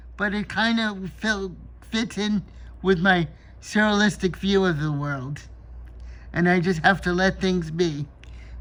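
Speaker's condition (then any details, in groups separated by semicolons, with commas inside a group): Cerebral palsy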